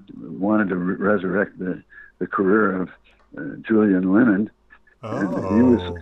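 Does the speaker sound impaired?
Yes: Parkinson's disease.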